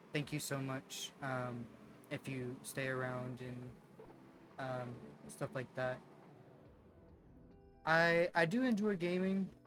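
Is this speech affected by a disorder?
No.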